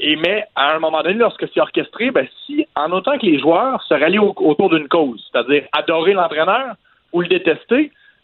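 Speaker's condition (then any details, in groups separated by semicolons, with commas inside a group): No condition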